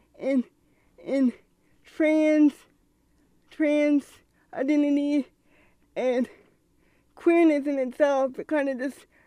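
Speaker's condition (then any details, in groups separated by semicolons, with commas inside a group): Cerebral palsy; from birth, uses wheelchair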